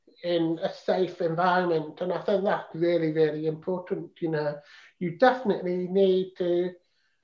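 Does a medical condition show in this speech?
Yes: profound deafness, congenital profound deafness; learned to speak via speech trainer, mimicking mother's sounds, hours daily, uses sign language socially.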